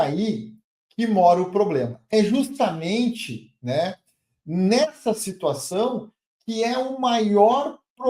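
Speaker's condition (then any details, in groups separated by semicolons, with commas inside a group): No condition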